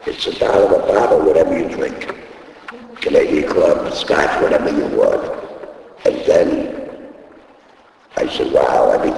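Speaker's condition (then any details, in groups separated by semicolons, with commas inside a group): Laryngectomy; needs thumb to talk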